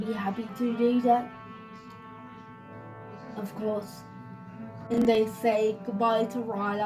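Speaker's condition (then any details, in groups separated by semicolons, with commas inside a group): Cerebral palsy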